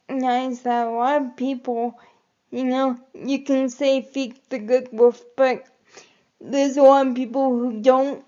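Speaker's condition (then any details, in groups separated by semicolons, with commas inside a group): Cerebral palsy; quadriplegic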